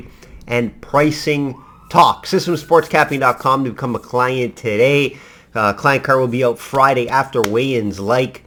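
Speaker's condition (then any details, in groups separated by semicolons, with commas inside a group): No condition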